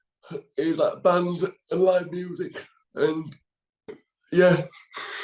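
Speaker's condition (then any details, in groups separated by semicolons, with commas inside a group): Cerebral palsy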